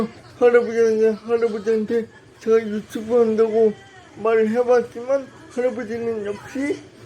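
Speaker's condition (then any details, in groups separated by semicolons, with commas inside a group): Brain lesion disability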